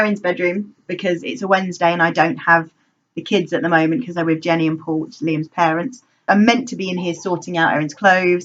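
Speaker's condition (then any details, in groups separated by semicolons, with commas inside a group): No condition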